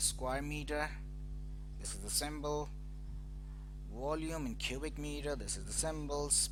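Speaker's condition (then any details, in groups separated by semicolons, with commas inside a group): No condition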